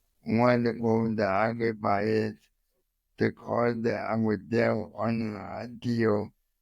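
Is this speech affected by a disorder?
Yes: cerebral palsy; from birth.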